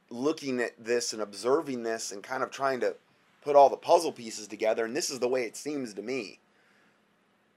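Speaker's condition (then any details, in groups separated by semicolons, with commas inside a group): No condition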